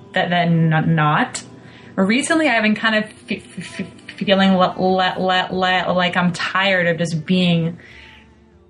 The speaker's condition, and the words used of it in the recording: Stuttering. I'll start speaking and I won't even be thinking about, like, stuttering stuff, and then if I don't think about it, I stutter,